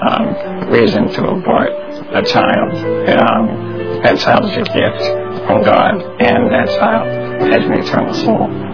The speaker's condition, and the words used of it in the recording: Spinal muscular atrophy. I'm really dependent upon my voice for everything now.